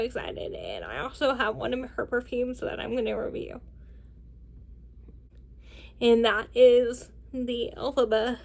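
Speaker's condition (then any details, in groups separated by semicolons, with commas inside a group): Cerebral palsy, spastic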